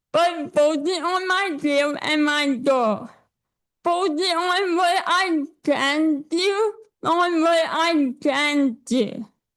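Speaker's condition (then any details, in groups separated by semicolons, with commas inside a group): Cerebral palsy; speech affected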